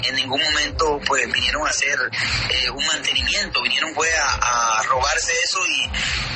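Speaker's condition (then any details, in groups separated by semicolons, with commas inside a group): No condition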